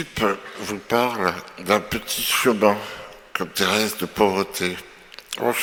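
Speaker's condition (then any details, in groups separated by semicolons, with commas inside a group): Myopathy; progressive loss of all limbs, muscle weakness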